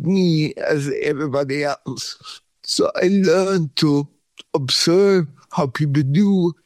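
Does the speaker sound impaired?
Yes: cerebral palsy; from birth, no breathing first 40 minutes, feet opposite of Charlie Chaplin, shaking body, cramps, pain; cramp and pain free in Thailand, pain returns in Sweden.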